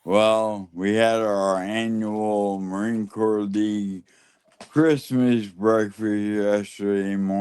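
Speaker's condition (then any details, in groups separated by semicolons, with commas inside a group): Lou Gehrig's disease (ALS)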